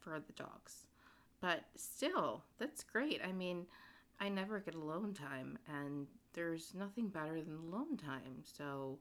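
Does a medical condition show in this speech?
No.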